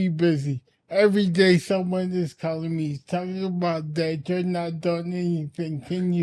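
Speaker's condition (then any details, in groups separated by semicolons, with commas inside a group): Anoxic brain injury; brain without oxygen 40 minutes, memory loss; about 95% recovered, still in speech therapy; speech therapy ongoing, audible speech difference, loses train of thought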